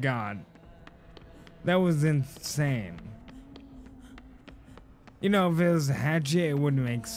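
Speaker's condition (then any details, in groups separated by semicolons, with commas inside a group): ALS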